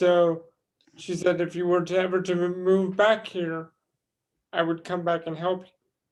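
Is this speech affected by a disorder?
Yes: cerebral palsy.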